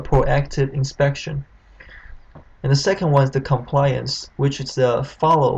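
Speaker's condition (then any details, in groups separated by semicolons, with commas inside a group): No condition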